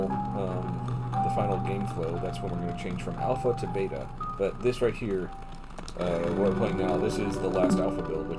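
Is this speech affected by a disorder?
No.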